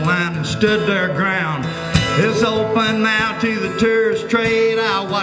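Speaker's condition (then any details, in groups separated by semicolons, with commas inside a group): No condition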